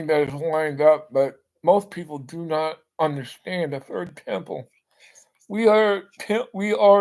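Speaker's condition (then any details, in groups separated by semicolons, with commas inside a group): Parkinson's; speech impediment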